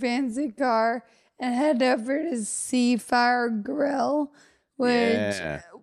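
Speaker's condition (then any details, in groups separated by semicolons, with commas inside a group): Friedreich's ataxia; symptoms vary day to day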